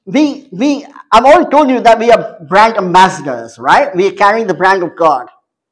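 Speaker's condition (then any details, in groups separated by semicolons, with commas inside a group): Cleft palate; congenital cleft palate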